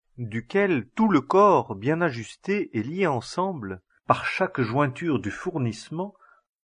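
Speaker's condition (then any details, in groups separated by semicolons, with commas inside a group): No condition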